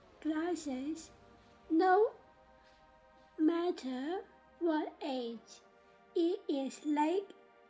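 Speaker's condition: Down syndrome; developmental disability

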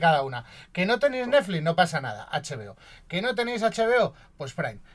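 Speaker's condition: No condition

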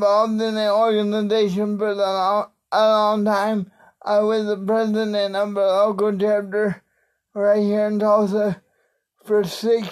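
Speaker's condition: Cerebral palsy; wheelchair user, cannot play traditional sports, aphasia, reads only certain words, book reports done orally; brain does not process words as words, scrambles words

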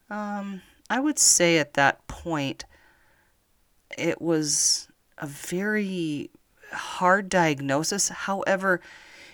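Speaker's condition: No condition

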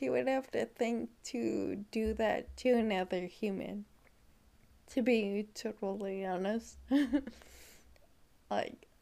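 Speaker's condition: Friedreich's ataxia; about 24 years since diagnosis, age 32

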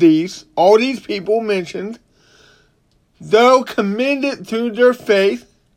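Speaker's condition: Cerebral palsy; walks with a limp

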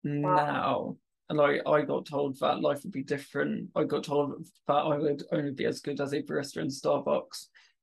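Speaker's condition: Stammer; mild; voice itself unaffected, swaps words for stammer friendly words; prolonged sounds

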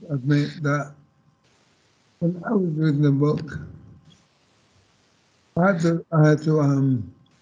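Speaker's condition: MND; voice banked reading I Will Always Be Me ebook

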